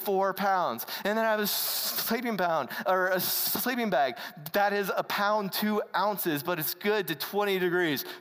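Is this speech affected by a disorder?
Yes: speech impediment; stutter present from birth, unchanged despite repeated healing prayers ages 5 to 13; gets caught up on words when speaking, listeners sometimes finish sentences; here prolonged sounds.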